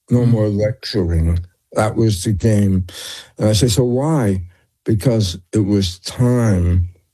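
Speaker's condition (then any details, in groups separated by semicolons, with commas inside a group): Tongue cancer; presented with ear pain and hearing problem, malignant throat scan, later benign; slurred speech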